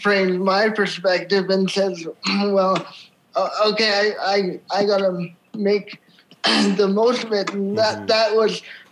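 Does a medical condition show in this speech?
Yes: cerebral palsy; from birth, wheelchair user.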